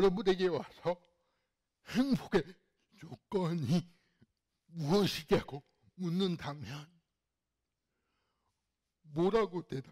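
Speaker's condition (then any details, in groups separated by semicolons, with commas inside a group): Cerebral palsy; fairly severe in childhood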